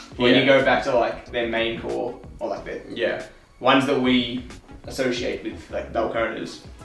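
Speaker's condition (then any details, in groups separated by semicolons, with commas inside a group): No condition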